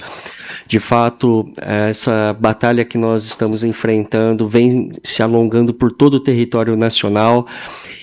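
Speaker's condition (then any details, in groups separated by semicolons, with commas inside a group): Cleft lip and palate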